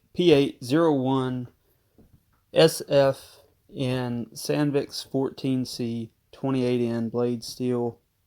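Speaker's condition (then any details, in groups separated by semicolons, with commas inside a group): No condition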